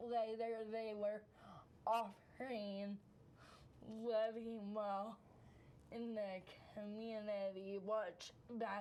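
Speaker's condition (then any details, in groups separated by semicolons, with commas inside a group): Cerebral palsy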